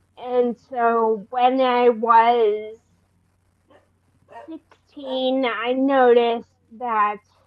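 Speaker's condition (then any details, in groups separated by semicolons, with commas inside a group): Friedreich's ataxia; voice very changed, slight change first noticed in college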